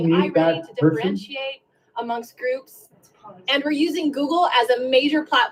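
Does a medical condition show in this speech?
No.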